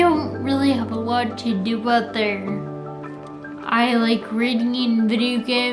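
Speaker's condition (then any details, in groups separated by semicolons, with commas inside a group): Friedreich's ataxia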